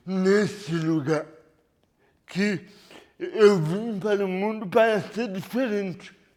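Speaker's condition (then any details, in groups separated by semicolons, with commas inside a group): Cerebral palsy; lack of oxygen at birth, premature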